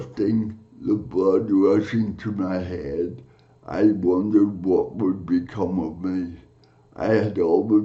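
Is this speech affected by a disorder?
Yes: cerebral palsy; from birth.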